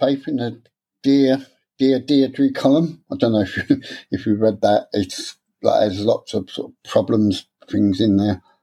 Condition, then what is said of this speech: Stuttering. And I was taught a breathing technique which helped me, but I think the thing that really helped me was talking about my stammer.